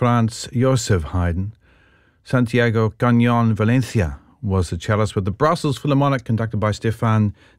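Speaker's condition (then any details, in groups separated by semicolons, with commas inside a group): No condition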